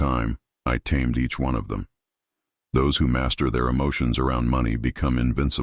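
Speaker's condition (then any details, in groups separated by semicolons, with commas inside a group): No condition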